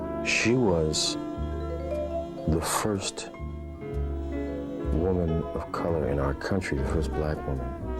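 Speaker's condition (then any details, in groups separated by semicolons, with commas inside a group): No condition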